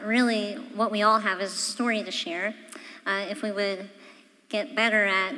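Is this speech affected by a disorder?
Yes: cleft palate; congenital, missing section of roof of mouth, jaws did not form correctly, reconstructive surgery at age 16; voice sounds different, half of voice vibrations go through nose, nasal resonance.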